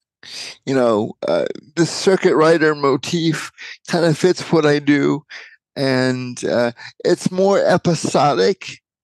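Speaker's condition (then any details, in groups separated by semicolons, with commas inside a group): Cerebral palsy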